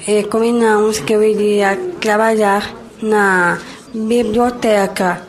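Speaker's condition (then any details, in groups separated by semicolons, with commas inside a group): Down syndrome; trisomy 21, genetic, present from birth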